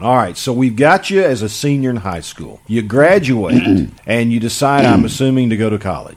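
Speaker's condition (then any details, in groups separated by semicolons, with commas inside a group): No condition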